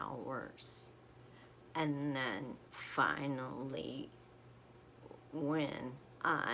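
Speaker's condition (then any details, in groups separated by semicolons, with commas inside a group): Essential tremor; voice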